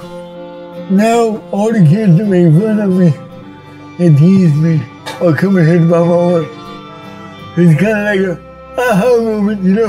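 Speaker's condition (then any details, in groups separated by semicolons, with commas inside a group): Cerebral palsy; from birth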